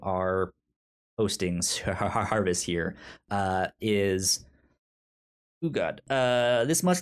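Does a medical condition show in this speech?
Yes: stutter; stutter when talking; here blocks.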